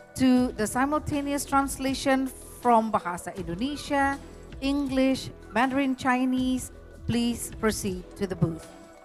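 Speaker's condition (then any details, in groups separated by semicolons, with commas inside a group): No condition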